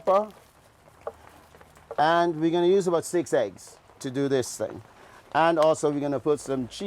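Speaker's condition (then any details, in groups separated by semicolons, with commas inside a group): No condition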